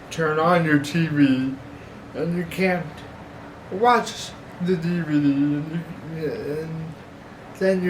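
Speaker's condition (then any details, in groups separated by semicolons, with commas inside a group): Cerebral palsy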